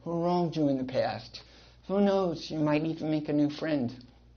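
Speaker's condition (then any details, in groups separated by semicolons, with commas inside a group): Cerebral palsy; from birth, with hearing loss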